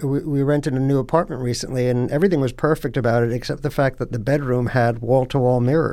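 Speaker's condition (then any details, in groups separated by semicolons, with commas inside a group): No condition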